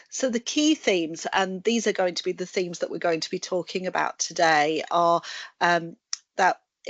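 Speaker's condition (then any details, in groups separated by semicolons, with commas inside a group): No condition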